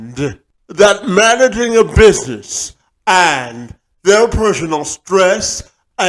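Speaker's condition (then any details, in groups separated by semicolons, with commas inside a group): Cerebral palsy; since birth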